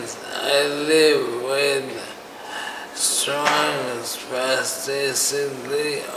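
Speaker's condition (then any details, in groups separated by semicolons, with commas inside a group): Dystonia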